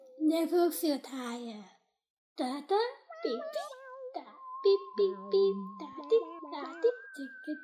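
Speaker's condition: Down syndrome; developmental disability

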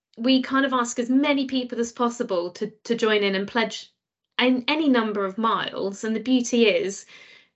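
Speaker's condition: No condition

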